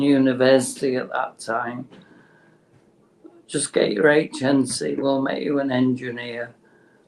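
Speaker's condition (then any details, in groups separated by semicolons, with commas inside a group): Motor neurone disease; terminal, no cure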